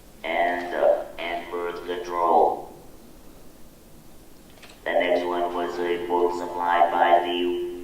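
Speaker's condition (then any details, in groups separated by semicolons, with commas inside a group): Laryngectomy; voice tires easily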